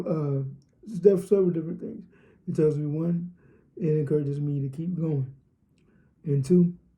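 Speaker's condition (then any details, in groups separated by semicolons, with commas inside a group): Cerebral palsy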